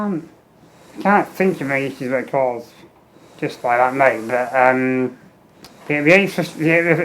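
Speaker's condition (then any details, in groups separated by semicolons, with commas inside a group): Muscular dystrophy; tracheostomy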